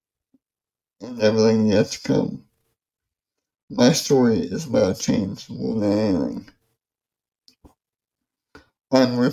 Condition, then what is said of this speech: ALS (motor neuron disease). I was apologizing for my speech, but I'm doing the best I can.